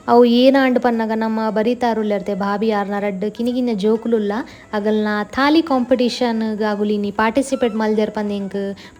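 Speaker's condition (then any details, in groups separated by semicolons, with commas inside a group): No condition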